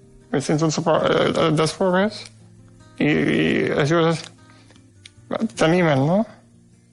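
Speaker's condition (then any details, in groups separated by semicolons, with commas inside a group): Duchenne muscular dystrophy; postural pain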